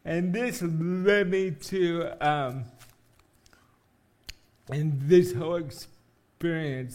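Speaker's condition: Cerebral palsy; congenital, uses wheelchair

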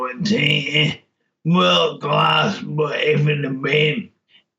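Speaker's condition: Motor neurone disease; mind still intact

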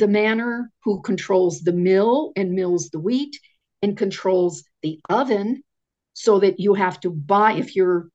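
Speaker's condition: No condition

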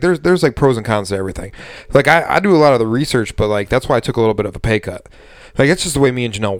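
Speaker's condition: No condition

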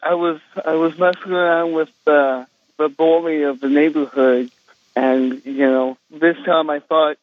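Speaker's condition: Cerebral palsy; congenital

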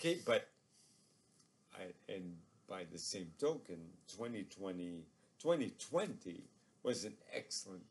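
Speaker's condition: ALS; progressively crippling neurological disorder

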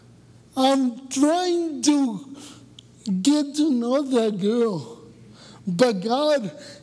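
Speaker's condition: Cerebral palsy; born about two weeks early

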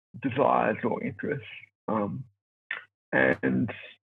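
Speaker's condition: Cerebral palsy; born two months premature

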